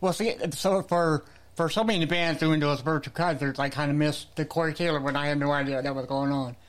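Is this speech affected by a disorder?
Yes: cerebral palsy; back pain.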